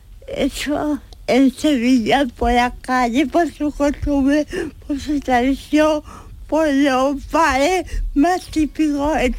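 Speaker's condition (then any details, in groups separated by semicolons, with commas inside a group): Cerebral palsy; cannot use pen, paper or computer, wrote first book with Licornio head pointer; vocalization problems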